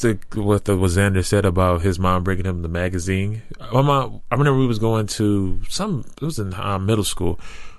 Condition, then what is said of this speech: None; typical speech.